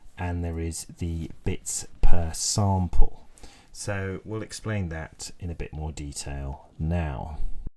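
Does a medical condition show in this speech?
No.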